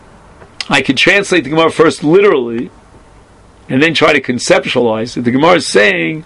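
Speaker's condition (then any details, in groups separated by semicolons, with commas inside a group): No condition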